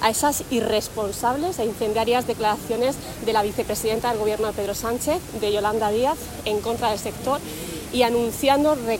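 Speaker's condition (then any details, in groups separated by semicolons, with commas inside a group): No condition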